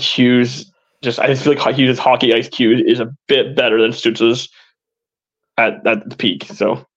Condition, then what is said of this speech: Stuttering. Like I stutter a lot, but like I feel like this is just gonna make my stuttering worse.